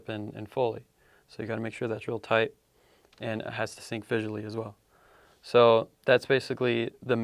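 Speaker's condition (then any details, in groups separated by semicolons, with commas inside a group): No condition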